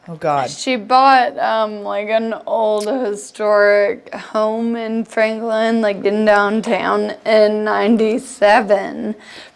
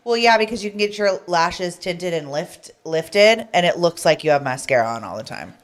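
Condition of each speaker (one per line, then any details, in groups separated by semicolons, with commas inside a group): Friedreich's ataxia; progressive, affects balance and hands; onset 12 years ago, wheelchair, medication to pause progression; voice sounded abnormal from onset, mistaken for drunk
No condition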